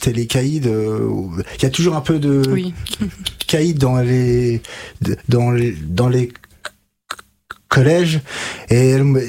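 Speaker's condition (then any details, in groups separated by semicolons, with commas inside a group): Stuttering; stuttering since age 5 to 6, about 27 years, untreated until about 20; speech therapy with stuttering specialist Catherine Daubier in Nancy from 20-22, several years, fluency techniques; current blocks and repetitions, blocked every sentence, used gestures, froze reading aloud; repeated words, prolonged sounds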